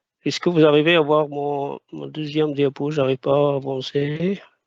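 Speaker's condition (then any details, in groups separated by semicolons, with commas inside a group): No condition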